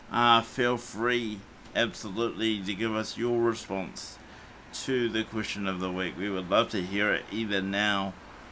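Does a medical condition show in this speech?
Yes: cerebral palsy; surgery at about age five due to cerebral palsy, morphine not allowed after it.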